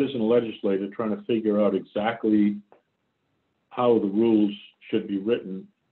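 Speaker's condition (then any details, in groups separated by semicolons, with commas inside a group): No condition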